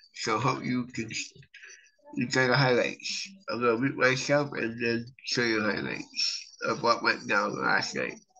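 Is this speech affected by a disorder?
Yes: cerebral palsy.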